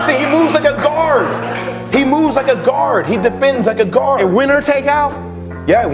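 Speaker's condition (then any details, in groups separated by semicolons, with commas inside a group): No condition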